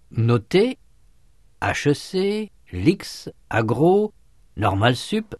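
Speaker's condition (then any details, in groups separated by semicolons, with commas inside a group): No condition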